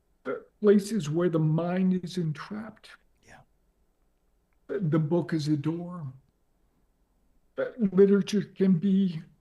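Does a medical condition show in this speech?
Yes: ALS; progressive, onset leg.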